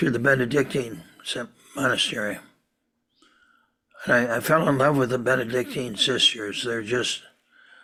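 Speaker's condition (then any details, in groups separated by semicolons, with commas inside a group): Parkinson's disease; on medication, cannot sit and talk without it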